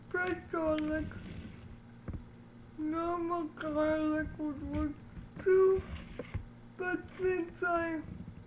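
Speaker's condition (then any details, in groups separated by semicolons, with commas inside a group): Cerebral palsy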